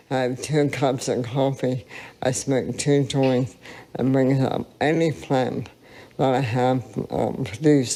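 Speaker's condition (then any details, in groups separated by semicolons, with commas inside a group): ALS; about 26 years since diagnosis, finger-to-nose test only sometimes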